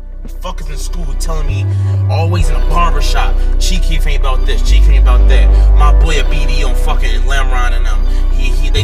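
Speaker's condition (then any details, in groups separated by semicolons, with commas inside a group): No condition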